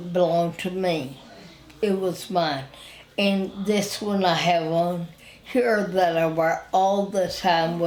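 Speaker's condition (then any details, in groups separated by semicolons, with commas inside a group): Spinal ataxia; wheelchair user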